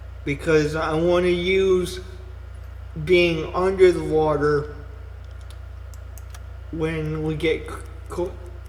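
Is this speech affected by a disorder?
Yes: cerebral palsy; only one hand usable.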